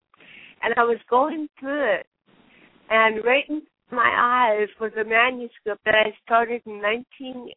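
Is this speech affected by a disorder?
Yes: cerebral palsy; lifelong, since birth, car ran onto parents' lawn when mother six months pregnant.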